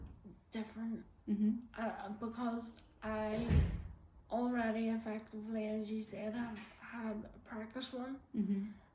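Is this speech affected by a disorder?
Yes: quadriplegic cerebral palsy, severe.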